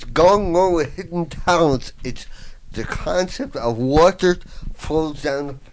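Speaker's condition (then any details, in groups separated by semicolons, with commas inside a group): Voice box damage, traumatic brain injury; difficulty talking, lost singing voice, slight speech impediment, listeners misjudge as mentally impaired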